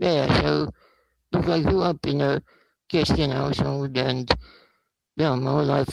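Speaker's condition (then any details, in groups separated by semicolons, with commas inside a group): Spinal muscular atrophy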